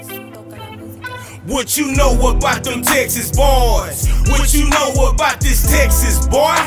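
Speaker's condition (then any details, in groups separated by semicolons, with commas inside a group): No condition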